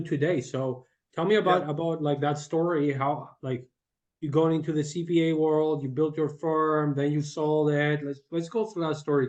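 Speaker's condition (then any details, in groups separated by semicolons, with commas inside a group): No condition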